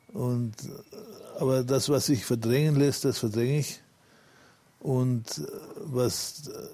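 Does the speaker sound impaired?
Yes: Parkinson's disease; not trembling during interview, admitted to rehab bedridden two years ago, now walks with crutches.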